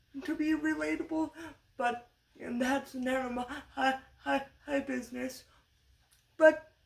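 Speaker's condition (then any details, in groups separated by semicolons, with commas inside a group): Cerebral palsy, severe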